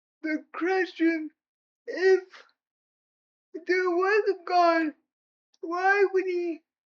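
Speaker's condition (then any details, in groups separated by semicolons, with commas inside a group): Cerebral palsy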